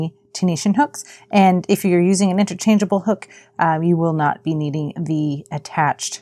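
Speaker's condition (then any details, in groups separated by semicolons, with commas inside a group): No condition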